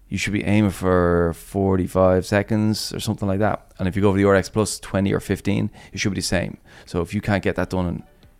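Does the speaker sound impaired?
No.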